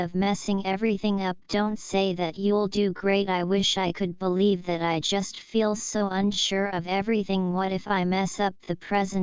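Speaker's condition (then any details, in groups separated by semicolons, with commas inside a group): No condition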